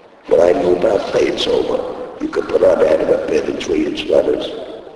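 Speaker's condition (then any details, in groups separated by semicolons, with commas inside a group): Laryngectomy; speaks using device in throat, needs thumb to talk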